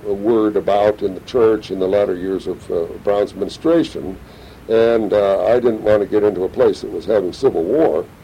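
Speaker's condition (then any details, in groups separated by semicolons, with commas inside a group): No condition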